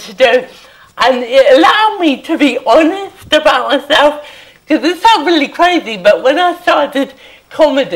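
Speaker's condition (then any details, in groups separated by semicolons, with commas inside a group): Cerebral palsy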